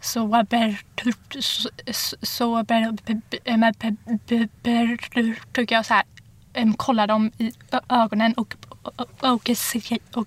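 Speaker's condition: Stuttering; since childhood, hid stutter through teens, accepted only a few years ago, met other stutterers at 20 via Stamningsförbundet; openly stutters, stays in blocks until words come out; whole-word and part-word repetitions, blocks held through rather than avoided, sometimes exaggerates stutter; repeated sounds, prolonged sounds

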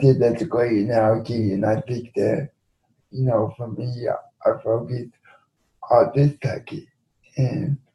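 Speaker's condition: Cerebral palsy, quadriplegic

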